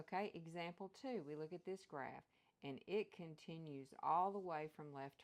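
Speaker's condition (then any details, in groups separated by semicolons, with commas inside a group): No condition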